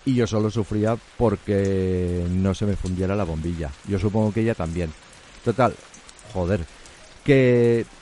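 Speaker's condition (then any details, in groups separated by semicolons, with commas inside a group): No condition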